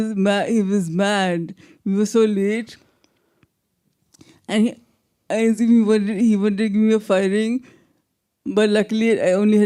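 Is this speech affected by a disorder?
Yes: traumatic brain injury, severe.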